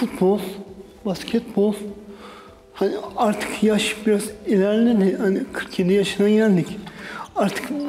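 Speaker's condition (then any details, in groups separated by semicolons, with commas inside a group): Dystonic cerebral palsy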